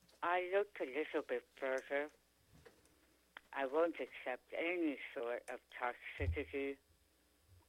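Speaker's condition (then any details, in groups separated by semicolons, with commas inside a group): Tongue cancer; two surgeries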